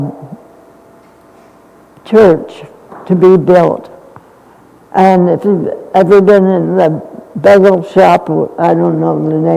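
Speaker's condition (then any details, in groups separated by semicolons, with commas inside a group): Essential tremor; more than half of life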